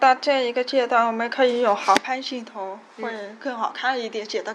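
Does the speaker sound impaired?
Yes: hearing impairment; registered hearing disability, hearing damaged in childhood by an accident; completed rehabilitation training, parents spoke behind back, daily word drills repeated hundreds of times.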